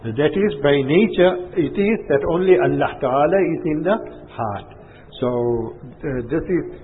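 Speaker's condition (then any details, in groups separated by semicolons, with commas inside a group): No condition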